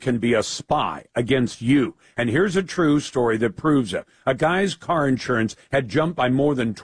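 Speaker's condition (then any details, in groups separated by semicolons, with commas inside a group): No condition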